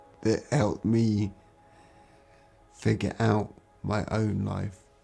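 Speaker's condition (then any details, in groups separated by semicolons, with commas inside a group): Traumatic brain injury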